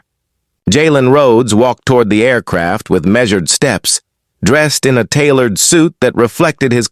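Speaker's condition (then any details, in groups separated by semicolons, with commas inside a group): No condition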